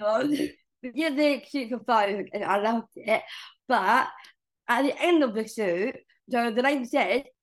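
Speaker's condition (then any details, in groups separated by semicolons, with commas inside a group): Down syndrome; major heart surgery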